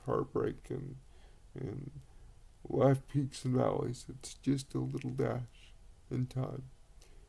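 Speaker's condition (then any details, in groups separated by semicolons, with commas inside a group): Cerebral palsy; quadriplegic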